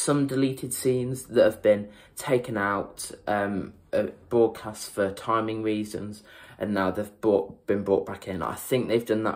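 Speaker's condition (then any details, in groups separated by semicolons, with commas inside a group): No condition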